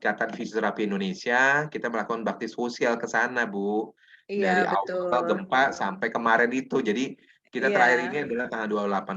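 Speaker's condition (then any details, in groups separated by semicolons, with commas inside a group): No condition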